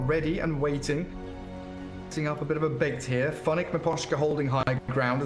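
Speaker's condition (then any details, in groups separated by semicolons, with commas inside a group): No condition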